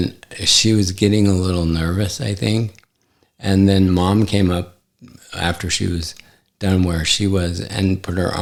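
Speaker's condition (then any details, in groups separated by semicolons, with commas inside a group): ALS; affects hand function; recently diagnosed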